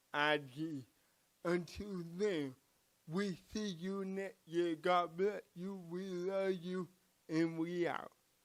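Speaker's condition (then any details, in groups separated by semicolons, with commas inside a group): Cerebral palsy; from birth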